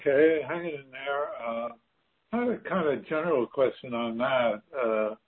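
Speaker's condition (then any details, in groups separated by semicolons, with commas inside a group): Parkinson's disease; stem cell infusions in houston, infusions finished, assessment due in september; carbidopa levodopa of little help, symptoms vary day to day, stress flares symptoms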